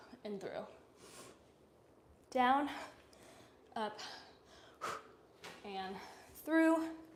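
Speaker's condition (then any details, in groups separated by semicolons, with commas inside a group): No condition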